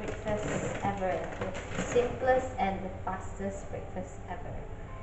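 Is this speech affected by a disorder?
No.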